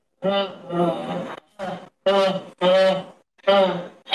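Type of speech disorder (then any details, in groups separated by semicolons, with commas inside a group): Severe bulbar dysarthria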